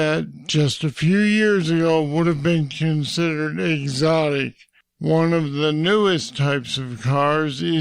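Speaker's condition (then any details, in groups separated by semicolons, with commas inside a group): Parkinson's disease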